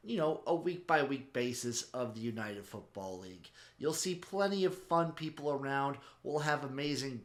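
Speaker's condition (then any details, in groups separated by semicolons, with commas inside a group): No condition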